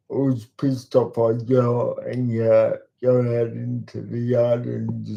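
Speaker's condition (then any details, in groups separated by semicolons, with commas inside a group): Cerebral palsy; talks slowly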